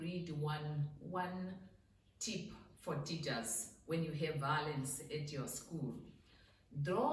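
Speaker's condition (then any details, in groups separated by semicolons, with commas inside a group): No condition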